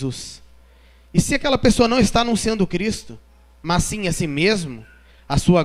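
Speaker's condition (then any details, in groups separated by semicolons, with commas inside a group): No condition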